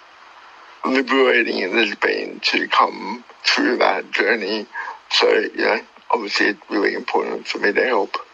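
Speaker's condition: Cerebral palsy; born two months premature, died twice at birth, uses wheelchair, considerable motor function difficulty

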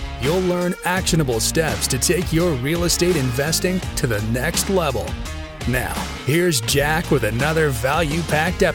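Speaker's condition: No condition

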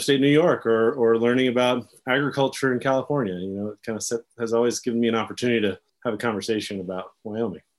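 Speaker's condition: No condition

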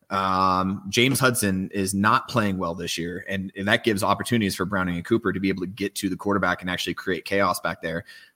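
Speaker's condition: No condition

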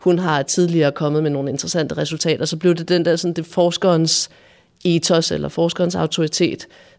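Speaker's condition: No condition

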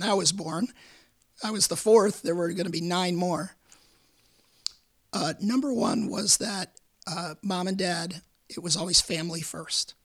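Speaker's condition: Vocal cord cancer, repeated surgery; a few weeks after 19th vocal cord surgery at University of Michigan

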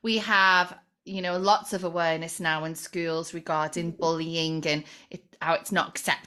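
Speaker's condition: No condition

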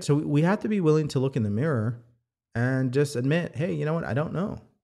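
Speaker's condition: No condition

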